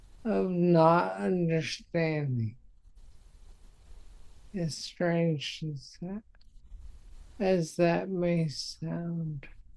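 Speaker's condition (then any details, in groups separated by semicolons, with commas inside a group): Multiple sclerosis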